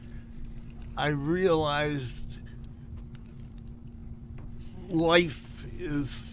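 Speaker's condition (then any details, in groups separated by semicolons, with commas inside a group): Parkinson's disease; Parkinson's disease diagnosed about 15 years ago, asked neurologist about trying cannabis, childhood accident with disability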